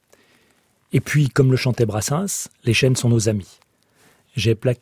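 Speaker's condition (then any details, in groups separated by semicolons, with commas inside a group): No condition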